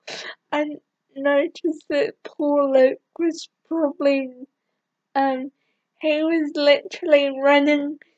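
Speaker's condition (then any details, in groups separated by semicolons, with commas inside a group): Cerebral palsy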